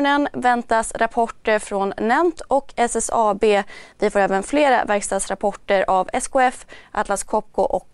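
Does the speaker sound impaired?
No.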